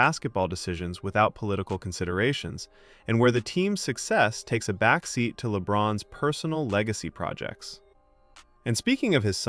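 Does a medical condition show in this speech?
No.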